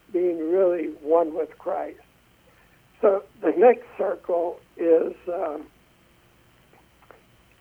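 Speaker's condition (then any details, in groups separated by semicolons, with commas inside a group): Essential tremor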